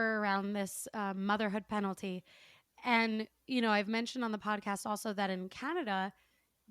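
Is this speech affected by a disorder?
No.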